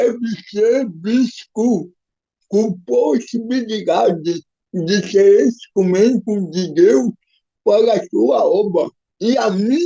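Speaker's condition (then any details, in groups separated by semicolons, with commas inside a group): Cerebral palsy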